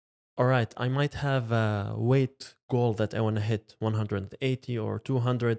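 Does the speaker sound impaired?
No.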